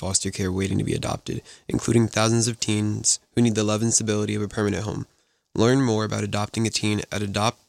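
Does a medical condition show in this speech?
No.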